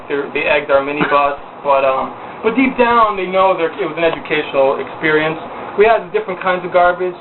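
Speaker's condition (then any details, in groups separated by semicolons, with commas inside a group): No condition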